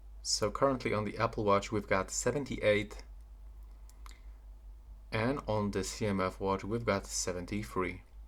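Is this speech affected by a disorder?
No.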